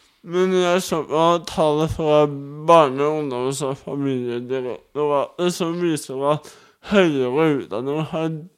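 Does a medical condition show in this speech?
Yes: cerebral palsy; wheelchair user, needs personal assistance; speech difficulties, speech challenges.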